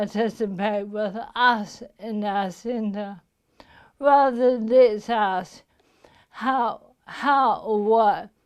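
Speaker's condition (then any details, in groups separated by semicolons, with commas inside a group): Motor neuron disease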